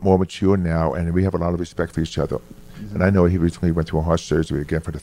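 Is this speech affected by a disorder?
Yes: hearing loss; about 75% hearing loss from close to birth; severe speech impediment since childhood, very monotone speech, studied phonetics for inflection, improved over years, new york accent.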